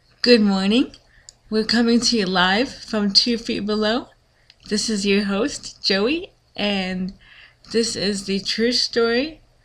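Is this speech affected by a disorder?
Yes: cerebral palsy.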